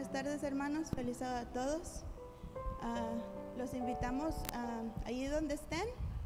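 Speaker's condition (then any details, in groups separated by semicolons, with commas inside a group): No condition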